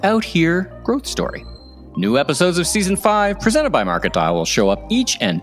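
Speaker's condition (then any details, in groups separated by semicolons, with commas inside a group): No condition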